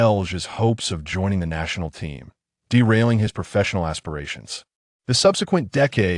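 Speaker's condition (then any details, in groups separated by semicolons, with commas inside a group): No condition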